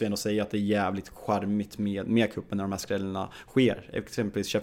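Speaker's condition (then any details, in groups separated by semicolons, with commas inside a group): No condition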